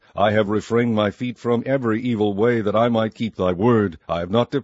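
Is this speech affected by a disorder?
No.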